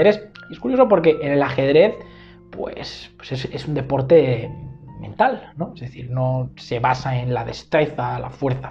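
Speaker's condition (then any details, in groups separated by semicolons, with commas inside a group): No condition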